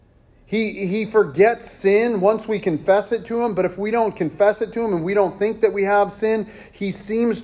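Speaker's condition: No condition

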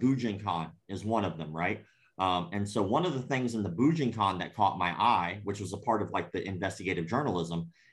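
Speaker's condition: Cleft palate; scars on face

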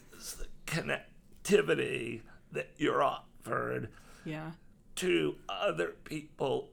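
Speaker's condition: Voice disorder; acquired voice disorder

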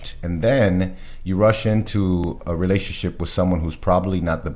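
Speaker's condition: No condition

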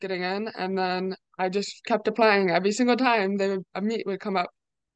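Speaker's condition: Deafness; relies on starter hand signals and strobe start lights at meets

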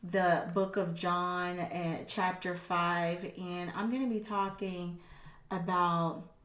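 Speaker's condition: No condition

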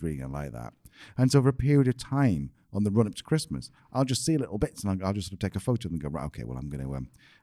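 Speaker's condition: No condition

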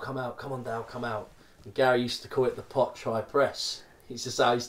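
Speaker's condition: No condition

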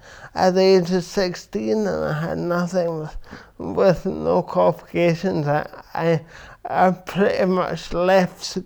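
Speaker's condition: Cerebral palsy; affects verbal speech

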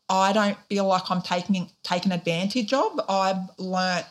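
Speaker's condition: Deafness, profound; born deaf

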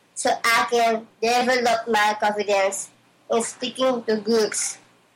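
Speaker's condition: Down syndrome; regular speech therapy since before Special Olympics, reading practices, speaking and MC invitations to build confidence

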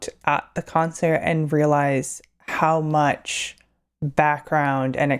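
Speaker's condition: No condition

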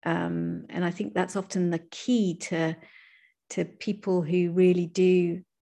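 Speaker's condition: No condition

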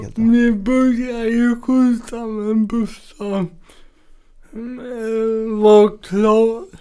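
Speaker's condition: Cerebral palsy; from birth, oxygen deprivation at delivery, heart not beating at birth then restarted, spasms, right side harder to control; 26 years since onset, mild, long walks tiring, most tasks possible but very energy-consuming; mainly affects speech and balance

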